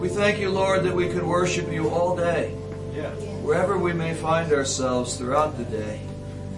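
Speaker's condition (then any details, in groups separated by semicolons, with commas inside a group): No condition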